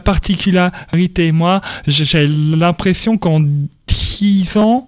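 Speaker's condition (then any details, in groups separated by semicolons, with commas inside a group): Stuttering; stuttering since early childhood at school, speech therapy helped, told elimination almost impossible; age 28, lives with stuttering and accepts it; stuttering persists, described by him as an accent; repeated sounds, blocks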